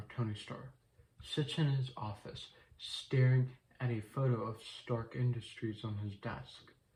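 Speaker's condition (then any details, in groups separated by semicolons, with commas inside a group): No condition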